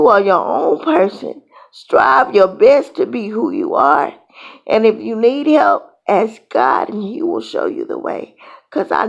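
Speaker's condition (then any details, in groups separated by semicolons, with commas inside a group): Cerebral palsy; born two months premature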